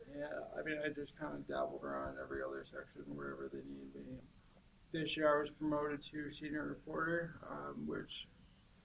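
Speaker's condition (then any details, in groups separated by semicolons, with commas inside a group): Spastic cerebral palsy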